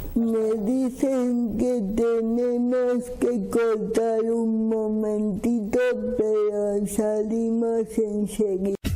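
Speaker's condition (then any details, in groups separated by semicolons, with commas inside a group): Cerebral palsy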